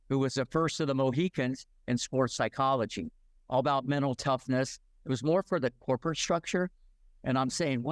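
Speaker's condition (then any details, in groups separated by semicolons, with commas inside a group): No condition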